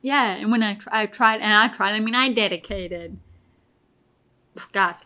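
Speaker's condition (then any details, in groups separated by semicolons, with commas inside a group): Deafness; pretty bad tinnitus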